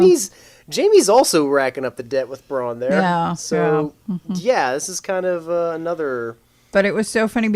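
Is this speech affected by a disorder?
No.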